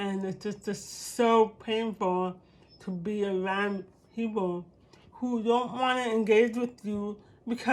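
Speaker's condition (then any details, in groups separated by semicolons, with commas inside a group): Cerebral palsy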